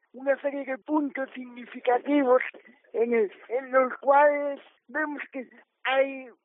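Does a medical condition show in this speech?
Yes: cerebral palsy; wheelchair user for mobility.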